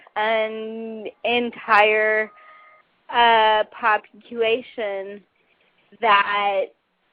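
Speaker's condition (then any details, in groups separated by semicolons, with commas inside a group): Cerebral palsy; stutters from speech muscle involvement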